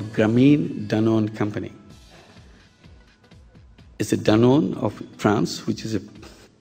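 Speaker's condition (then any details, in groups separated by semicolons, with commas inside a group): No condition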